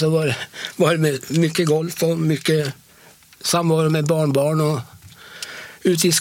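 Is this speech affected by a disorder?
Yes: Parkinson's disease; Parkinson 18 years before transplant, nearly 8 million stem cells transplanted into brain, study participant; over 3 years since transplant, treatment completed, much improved, no longer in pain, functions roughly as before.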